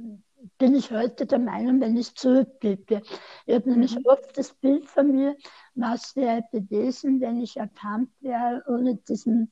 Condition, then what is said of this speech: Tongue cancer surgery. Einer Sprachbehinderung mir gar nicht so einfach ist, ohne einem Gesicht dazu auch verstanden zu werden.